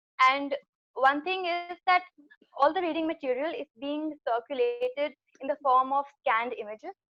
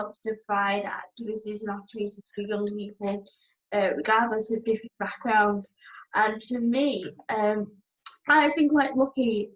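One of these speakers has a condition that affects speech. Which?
The second: cerebral palsy.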